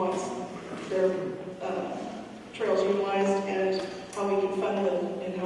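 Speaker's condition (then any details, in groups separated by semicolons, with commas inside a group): No condition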